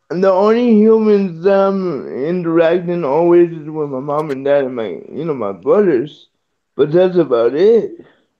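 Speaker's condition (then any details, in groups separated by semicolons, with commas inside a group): Cerebral palsy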